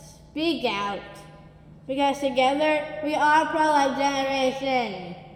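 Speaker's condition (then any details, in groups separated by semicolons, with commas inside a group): Down syndrome; speech therapy from infancy, answered audition questions with clarity at age 6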